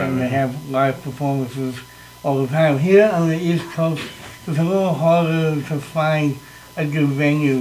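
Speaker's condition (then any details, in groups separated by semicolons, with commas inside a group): Cerebral palsy; present from birth; able to talk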